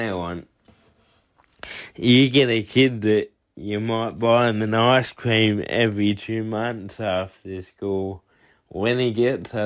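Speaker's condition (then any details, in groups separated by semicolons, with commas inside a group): Cerebral palsy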